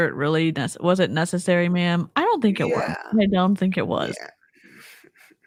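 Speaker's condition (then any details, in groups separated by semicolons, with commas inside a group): No condition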